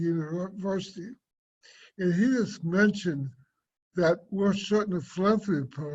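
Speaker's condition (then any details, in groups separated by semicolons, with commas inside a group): Cerebral palsy; affects speech and swallowing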